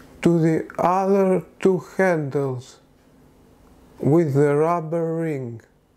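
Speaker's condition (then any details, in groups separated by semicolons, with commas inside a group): Parkinson's disease; tremor of hands and body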